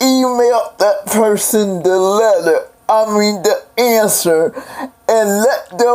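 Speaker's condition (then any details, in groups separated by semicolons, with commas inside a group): Cerebral palsy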